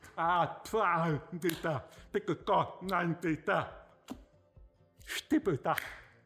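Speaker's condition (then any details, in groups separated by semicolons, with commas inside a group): Profound deafness; profound lifelong deafness, 100% deaf, hearing aids and cochlear implant do not work; cannot hear anything, relies on lip reading and signing with hand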